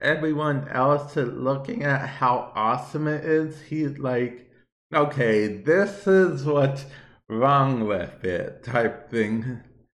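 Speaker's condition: Cerebral palsy; affects balance and hand-eye coordination

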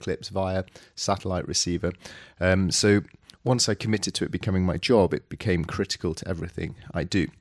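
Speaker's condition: No condition

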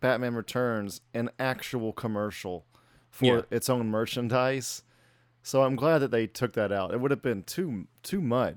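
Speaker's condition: No condition

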